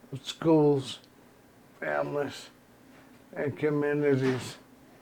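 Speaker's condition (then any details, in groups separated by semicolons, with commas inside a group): ALS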